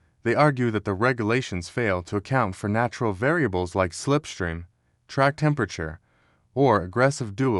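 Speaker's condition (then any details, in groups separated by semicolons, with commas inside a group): No condition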